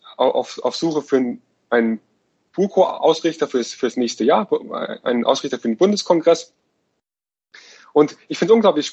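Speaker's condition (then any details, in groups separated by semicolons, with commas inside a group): Stuttering; self-help in Flow-Gruppe München; repeated sounds, repeated words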